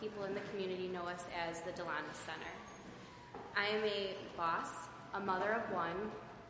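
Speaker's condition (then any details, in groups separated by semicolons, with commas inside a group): No condition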